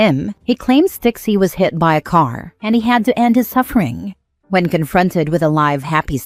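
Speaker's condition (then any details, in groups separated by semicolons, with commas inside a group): No condition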